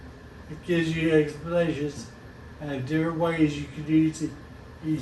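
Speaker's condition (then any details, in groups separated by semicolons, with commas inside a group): Friedreich's ataxia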